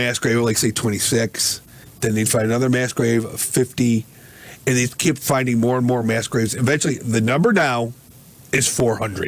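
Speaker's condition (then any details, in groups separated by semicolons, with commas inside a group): No condition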